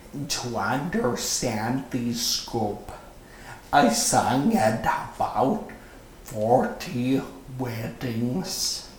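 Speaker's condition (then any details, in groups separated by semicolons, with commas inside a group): Stroke with paralyzed vocal cord; speaks lower and slower, singing voice part lost, public speaking difficult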